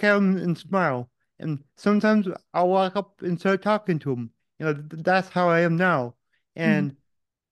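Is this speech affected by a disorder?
Yes: cerebral palsy; born without heartbeat or breathing, revived, oxygen loss brain damage, diagnosed age one, physical only; physical challenges, mentally unaffected.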